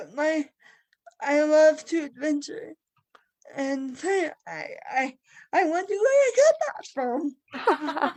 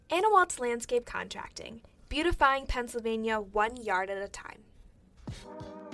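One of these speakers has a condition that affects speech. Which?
The first: cerebral palsy; trunk control difficulty, ongoing physical therapy.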